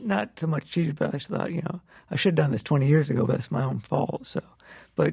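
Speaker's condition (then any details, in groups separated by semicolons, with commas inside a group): Parkinson's disease; loss of motor control, left arm badly affected, right hand largely spared, right-handed; manageable, symptoms lessen when concentrating on drawing, uses mental tricks against symptoms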